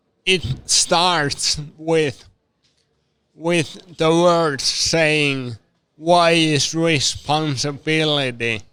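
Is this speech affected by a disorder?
Yes: severe traumatic brain injury.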